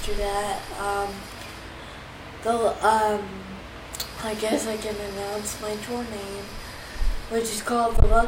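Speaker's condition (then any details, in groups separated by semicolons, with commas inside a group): Cerebral palsy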